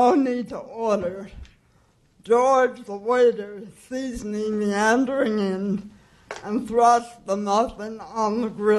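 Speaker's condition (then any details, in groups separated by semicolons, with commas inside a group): Cerebral palsy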